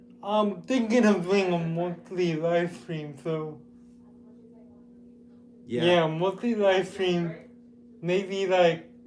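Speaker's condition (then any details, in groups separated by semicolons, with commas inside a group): Cerebral palsy; with developmental delay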